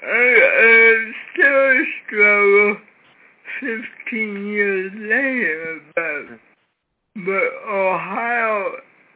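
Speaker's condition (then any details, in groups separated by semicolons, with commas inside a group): Cerebral palsy, severe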